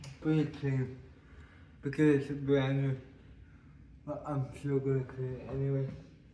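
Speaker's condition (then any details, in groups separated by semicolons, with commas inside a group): Cerebral palsy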